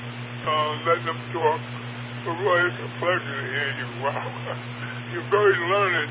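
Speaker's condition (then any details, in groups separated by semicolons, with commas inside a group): Parkinson's; largely wheelchair bound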